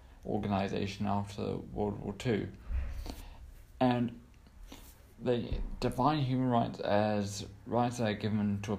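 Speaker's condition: Cerebral palsy; cerebral palsy since birth

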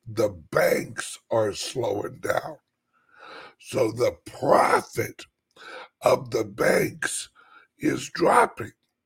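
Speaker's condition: Chronic voice problem; stiff voice box

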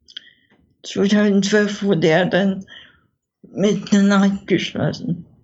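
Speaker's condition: Infantile cerebral palsy, spastic; breathing-support mask machine for sleep

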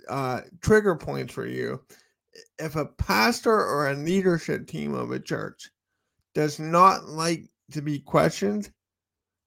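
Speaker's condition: Cerebral palsy

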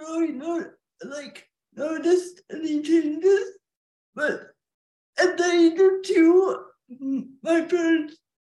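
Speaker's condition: Cerebral palsy, quadriplegia; cannot use arms

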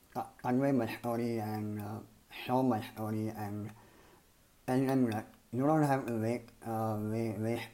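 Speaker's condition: Cleft palate and lip; misaligned jaws

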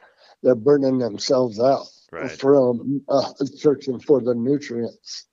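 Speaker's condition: Parkinson's; tremors since youth, progressively worse

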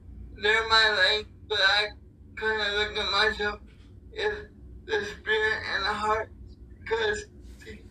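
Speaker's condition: Cerebral palsy; physically challenged

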